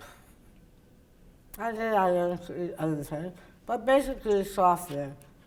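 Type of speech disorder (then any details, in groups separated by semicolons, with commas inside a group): Speech after partial glossectomy; oral cavity cancer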